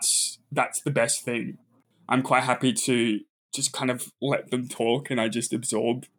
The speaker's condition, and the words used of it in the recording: Stuttering. And I was talking about literally that, about how I'm editing out my stammering and the ums, which I still do because I